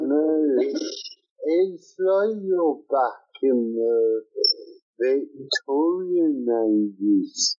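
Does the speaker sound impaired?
Yes: cerebral palsy; caused by lack of oxygen to the brain.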